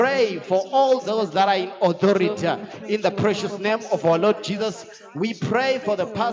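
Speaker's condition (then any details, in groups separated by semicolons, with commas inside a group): No condition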